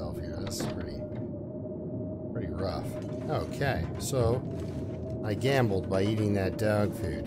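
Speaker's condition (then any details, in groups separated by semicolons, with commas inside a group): No condition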